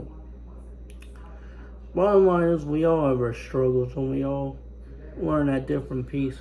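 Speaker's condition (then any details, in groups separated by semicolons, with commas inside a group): Spastic cerebral palsy; able to talk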